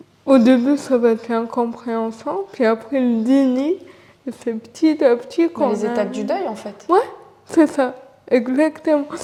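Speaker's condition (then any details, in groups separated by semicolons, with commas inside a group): Cerebral palsy; from birth, uses wheelchair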